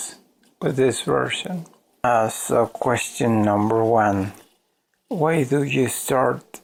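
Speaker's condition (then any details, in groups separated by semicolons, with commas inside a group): ALS; voice severely damaged, hard to understand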